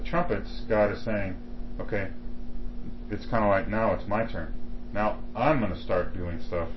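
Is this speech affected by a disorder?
No.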